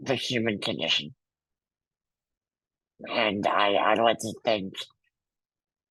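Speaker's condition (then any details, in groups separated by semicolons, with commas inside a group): Muscular dystrophy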